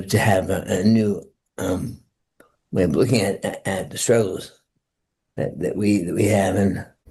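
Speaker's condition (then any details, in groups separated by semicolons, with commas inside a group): Parkinson's disease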